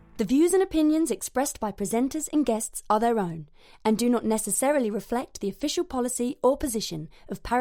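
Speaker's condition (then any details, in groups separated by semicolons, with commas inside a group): No condition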